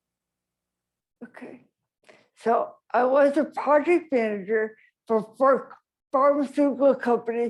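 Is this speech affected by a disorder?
Yes: traumatic brain injury.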